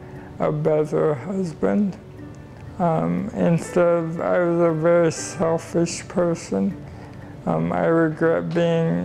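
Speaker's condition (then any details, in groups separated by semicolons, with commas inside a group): ALS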